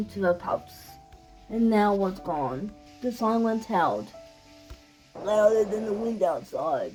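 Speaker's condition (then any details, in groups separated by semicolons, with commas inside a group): Cerebral palsy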